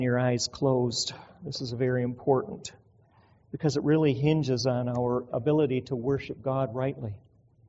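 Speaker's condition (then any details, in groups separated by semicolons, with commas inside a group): No condition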